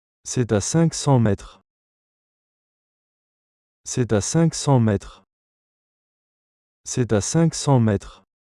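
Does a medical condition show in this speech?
No.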